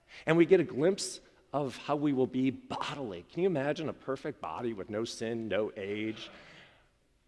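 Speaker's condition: No condition

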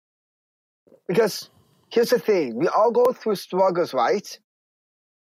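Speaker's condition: Down syndrome; congenital

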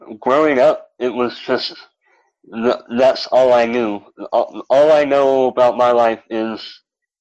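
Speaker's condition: Cleft lip and palate; over 20 operations by age 6

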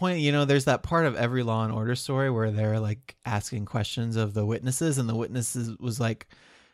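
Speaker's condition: No condition

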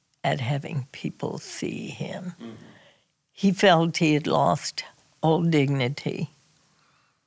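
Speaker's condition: Spasmodic dysphonia; strange

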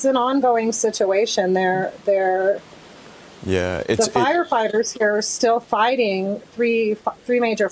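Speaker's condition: No condition

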